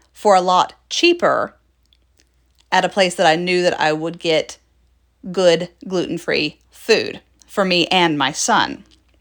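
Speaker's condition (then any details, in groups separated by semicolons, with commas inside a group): No condition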